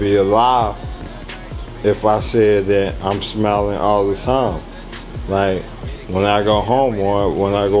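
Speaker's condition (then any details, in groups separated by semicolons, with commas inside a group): ALS; speech progressively lost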